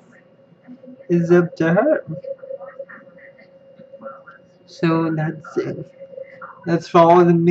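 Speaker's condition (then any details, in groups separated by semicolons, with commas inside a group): Spastic cerebral palsy; spastic quadriplegic, all four limbs including hands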